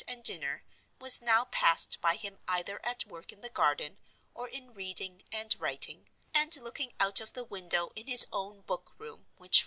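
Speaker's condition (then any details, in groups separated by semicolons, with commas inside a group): No condition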